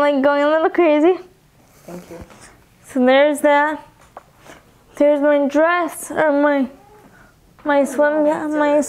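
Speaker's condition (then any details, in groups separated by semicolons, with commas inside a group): Cerebral palsy, spastic quadriplegic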